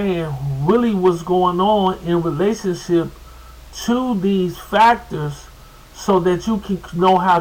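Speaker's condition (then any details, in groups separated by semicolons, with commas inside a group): No condition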